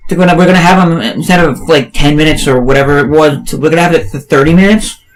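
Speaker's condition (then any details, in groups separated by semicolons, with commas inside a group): No condition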